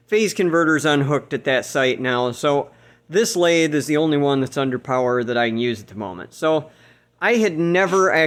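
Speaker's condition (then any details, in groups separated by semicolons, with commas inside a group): No condition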